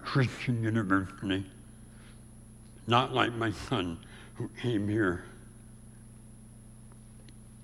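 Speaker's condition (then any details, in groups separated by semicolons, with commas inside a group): Severe speech impediment; about age 84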